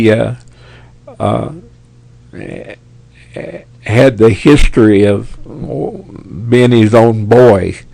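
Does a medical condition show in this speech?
Yes: Parkinson's; tremors as early symptom.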